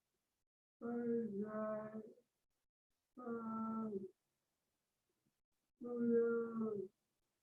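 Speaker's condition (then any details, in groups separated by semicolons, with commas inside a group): Multiple system atrophy; walking impaired, stem cell therapy, trigger clearing; speech noticeably changed after treatment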